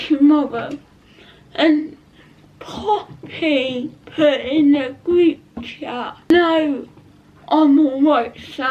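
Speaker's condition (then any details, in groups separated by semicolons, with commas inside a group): Cerebral palsy; not quadriplegic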